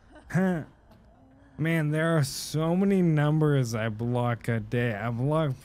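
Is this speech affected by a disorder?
Yes: ALS.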